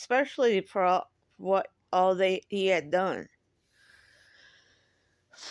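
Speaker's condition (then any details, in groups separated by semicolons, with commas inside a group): Cerebral palsy; speaks differently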